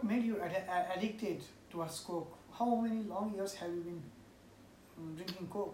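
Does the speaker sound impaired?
No.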